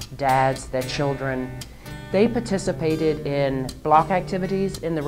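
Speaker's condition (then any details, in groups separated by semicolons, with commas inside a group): No condition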